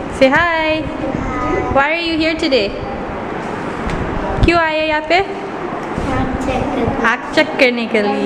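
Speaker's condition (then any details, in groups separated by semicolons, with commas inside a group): No condition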